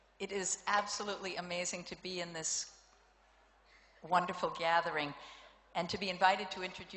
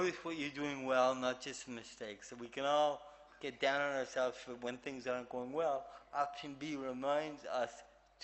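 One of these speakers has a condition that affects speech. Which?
The second: cerebral palsy; affects movement and speech, delayed walking and talking; physical and occupational therapy from early age; speech awkward, hard to begin speaking, deliberate speech.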